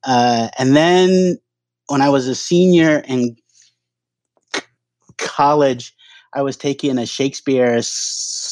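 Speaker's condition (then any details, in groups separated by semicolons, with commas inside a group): Stuttering; onset around age 2.5, fall with traumatic brain injury then, grandfather and daughter stutter, likely genetic, hypnotherapy tried; stutters every time talking, hard ordering in restaurants, phone calls, strangers, alcohol seemed to lessen stutter; prolonged sounds, blocks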